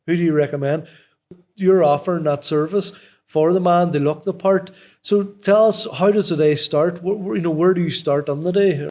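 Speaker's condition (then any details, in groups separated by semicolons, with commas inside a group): No condition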